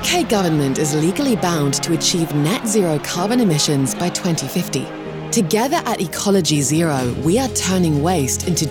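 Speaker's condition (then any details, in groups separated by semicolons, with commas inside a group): No condition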